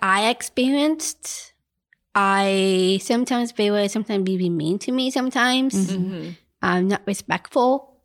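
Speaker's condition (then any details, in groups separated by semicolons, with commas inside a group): Down syndrome; adult woman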